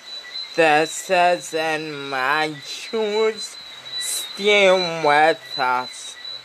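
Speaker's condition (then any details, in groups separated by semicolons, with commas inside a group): Speech impediment; no speech therapy yet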